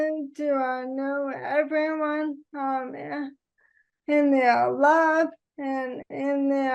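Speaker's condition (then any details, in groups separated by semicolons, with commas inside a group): ALS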